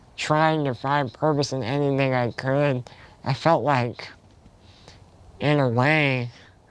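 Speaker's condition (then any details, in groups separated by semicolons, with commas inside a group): Spinal muscular atrophy type two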